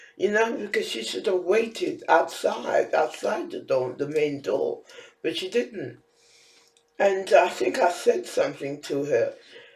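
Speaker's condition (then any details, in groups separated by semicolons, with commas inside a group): Facial palsy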